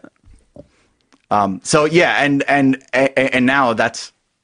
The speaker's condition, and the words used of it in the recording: Stuttering. It may not be fluent speech, but you'll still laugh at my jokes, not at the way I talk.